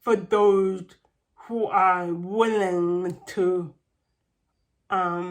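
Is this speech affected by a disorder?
Yes: cerebral palsy.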